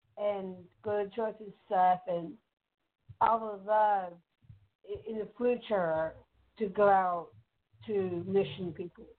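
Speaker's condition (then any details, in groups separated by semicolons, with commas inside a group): Down syndrome; congenital, present since birth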